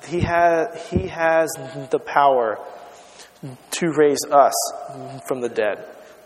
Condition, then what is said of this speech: Stuttering. Why, whenever I get up here and speak, do I feel the fear of words and sounds and have feelings of it being awkward when I do stutter and people look at me crazy?